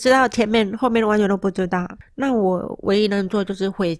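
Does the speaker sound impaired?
Yes: moderate-to-severe hearing loss; wears hearing aids, car accident with seven days bedridden, rehabilitation to dance again; hearing aid taken off during recording and held to microphone, then only sees lips moving.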